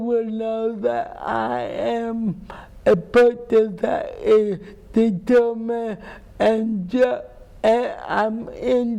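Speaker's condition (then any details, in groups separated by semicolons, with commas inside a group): Cerebral palsy; speech impairment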